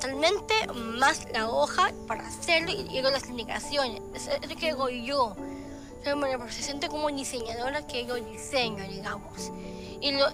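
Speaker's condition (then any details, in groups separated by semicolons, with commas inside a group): Down syndrome; short limbs, small hands, feet and arms, short neck and torso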